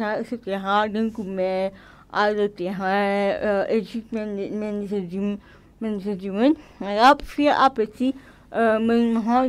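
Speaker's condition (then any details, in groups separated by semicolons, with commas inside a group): Cerebral palsy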